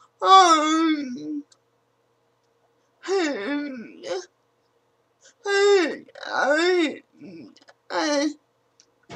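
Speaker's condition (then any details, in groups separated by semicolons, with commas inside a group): Cerebral palsy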